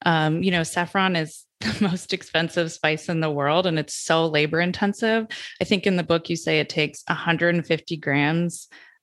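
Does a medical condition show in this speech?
No.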